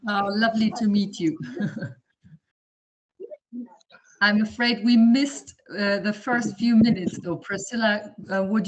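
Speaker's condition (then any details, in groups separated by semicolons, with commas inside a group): No condition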